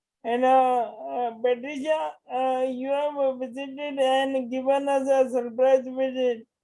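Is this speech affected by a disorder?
Yes: motor neuron disease.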